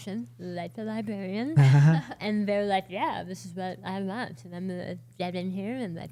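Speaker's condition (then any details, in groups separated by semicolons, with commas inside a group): Oral cancer, partial glossectomy; tongue and jaw rebuilt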